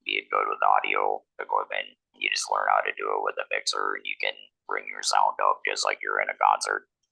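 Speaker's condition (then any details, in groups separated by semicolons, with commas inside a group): Laryngectomy, electrolarynx; laryngectomy with radiation, age 47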